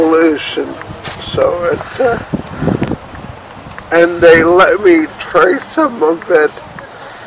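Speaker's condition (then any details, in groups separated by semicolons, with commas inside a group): Cerebellar ataxia from brain tumour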